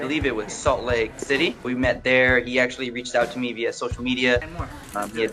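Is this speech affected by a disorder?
No.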